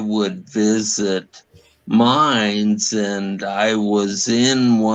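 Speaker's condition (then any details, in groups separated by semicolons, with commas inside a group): ALS; diagnosed about six and a half years ago; effect audible in voice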